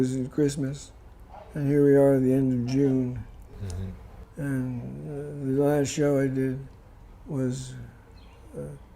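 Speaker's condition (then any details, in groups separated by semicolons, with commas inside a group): Parkinson's disease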